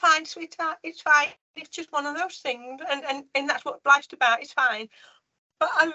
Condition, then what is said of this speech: Deafness. I've not quite got that full moment, if that makes sense.